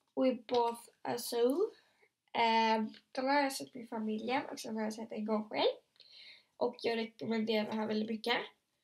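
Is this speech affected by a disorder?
No.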